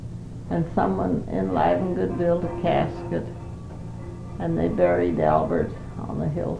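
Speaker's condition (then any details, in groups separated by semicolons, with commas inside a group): Parkinson's; not very able to do much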